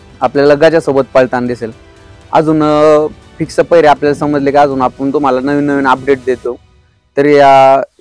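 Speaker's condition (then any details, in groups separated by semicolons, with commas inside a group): No condition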